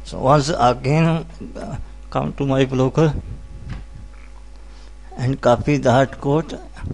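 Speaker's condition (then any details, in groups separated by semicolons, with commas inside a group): Cerebral palsy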